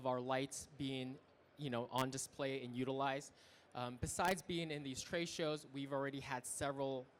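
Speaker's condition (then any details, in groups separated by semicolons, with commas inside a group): No condition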